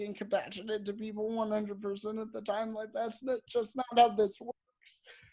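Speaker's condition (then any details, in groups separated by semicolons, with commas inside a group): Cerebral palsy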